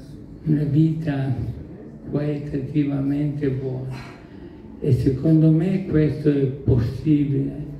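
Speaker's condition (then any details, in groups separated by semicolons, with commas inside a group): ALS (sla); bulbar form; marked dysphagia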